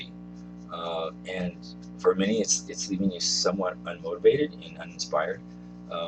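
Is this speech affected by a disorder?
No.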